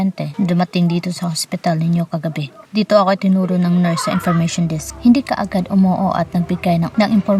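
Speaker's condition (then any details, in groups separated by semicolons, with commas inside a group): No condition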